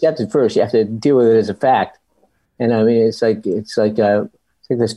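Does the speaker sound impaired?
Yes: Parkinson's disease; Parkinson's about 30 years, spinal tumor removed, surgery risking paralysis, had to relearn walking; age 59, walking still impaired after spinal surgery.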